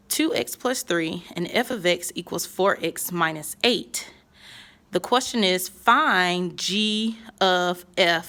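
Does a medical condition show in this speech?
No.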